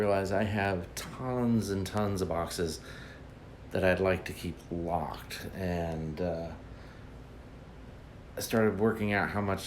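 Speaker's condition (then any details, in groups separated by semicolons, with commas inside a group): No condition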